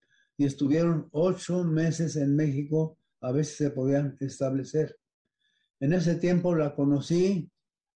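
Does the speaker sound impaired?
Yes: Parkinson's disease; onset 12 to almost 13 years ago.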